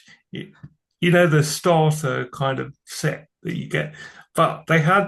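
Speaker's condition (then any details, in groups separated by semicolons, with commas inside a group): Cerebral palsy; from birth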